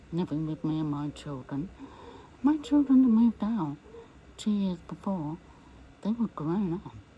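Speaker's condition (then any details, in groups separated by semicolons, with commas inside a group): MND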